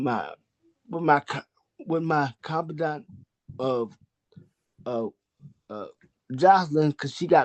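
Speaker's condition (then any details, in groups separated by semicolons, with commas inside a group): Cerebral palsy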